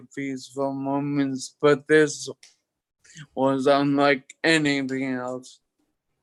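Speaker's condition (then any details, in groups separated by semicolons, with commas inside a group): Toxic leukoencephalopathy, locked-in syndrome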